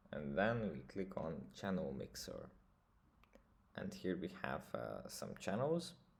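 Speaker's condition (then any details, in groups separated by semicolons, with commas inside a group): No condition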